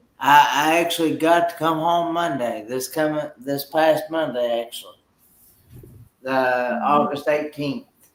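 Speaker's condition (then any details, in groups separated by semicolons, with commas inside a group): Cerebral palsy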